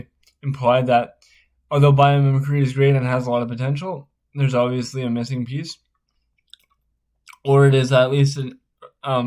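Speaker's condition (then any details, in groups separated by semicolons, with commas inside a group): Spastic cerebral palsy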